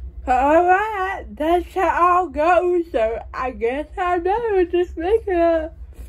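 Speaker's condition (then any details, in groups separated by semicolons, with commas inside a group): Cerebral palsy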